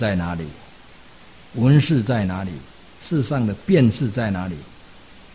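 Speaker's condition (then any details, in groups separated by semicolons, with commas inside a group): No condition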